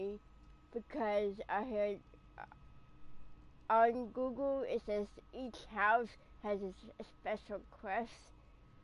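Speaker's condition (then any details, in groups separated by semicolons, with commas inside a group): Cerebral palsy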